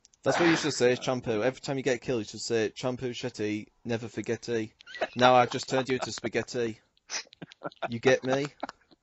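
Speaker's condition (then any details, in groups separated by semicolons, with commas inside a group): No condition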